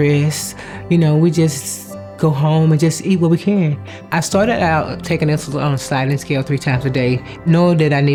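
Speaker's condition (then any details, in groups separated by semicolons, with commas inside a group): No condition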